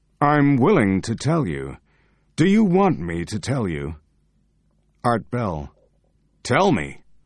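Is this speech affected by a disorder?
No.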